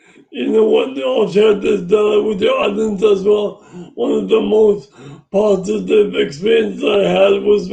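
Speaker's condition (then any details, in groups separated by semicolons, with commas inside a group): Brain injury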